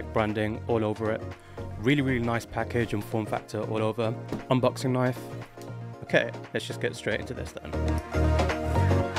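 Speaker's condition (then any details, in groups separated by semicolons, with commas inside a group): No condition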